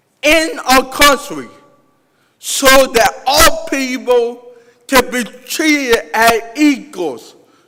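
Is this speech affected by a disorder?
Yes: cerebral palsy; with intellectual disability; past speech therapy.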